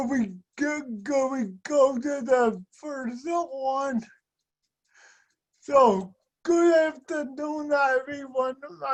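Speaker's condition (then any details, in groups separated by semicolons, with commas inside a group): Speech and mobility impairment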